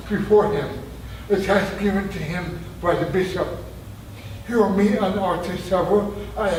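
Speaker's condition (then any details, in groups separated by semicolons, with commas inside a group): Traumatic brain injury; near-fatal injury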